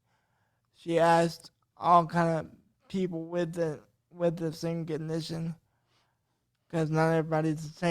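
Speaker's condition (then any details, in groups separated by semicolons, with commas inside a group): Cerebral palsy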